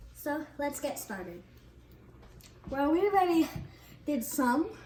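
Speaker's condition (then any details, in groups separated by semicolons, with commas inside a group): No condition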